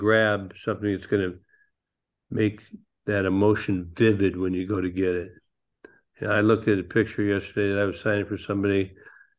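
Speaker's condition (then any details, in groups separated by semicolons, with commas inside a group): Parkinson's disease; man nearly 66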